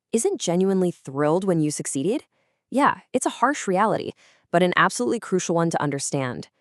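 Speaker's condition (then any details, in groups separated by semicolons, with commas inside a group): No condition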